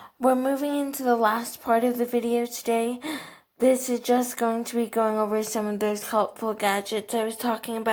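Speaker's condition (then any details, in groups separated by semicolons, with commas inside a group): Cerebral palsy, athetoid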